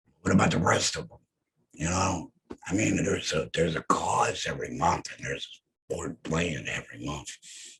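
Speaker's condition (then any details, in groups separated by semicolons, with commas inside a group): Head and neck cancer; laryngectomy; voice lost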